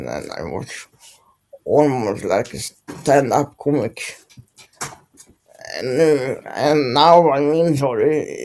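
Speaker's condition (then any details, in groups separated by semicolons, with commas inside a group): Dystonia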